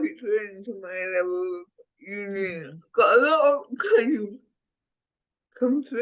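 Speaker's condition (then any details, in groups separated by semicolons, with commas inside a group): Cerebral palsy; speech impediment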